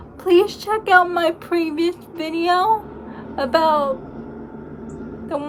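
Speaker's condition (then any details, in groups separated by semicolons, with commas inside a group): Cerebral palsy; uses wheelchair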